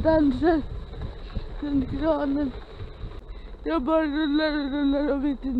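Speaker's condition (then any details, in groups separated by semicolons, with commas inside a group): Dyskinetic cerebral palsy; dyskinetic form, severe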